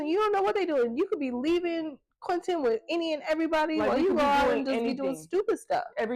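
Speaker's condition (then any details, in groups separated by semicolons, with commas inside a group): No condition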